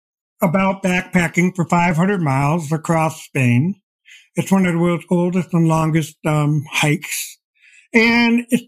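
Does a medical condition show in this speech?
Yes: deafblindness; progressive, diagnosed at age 28, expects eventual total blindness; some vision remaining.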